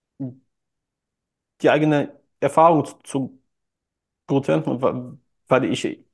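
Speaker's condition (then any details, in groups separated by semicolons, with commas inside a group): Stuttering; since childhood, hard in childhood, youth, school and nearly all speaking situations; compensates by outsourcing phone calls, social media and texting, speaks on stage; speech hangs at times, part-word repetitions; repeated sounds, blocks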